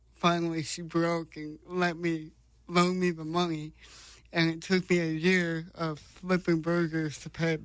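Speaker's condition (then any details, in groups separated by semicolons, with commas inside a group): Cerebral palsy; congenital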